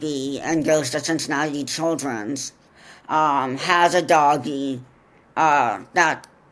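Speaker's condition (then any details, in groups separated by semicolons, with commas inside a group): Profound deafness; congenital profound deafness, cochlear implants, attended Ohio Valley Voices school in southwest Ohio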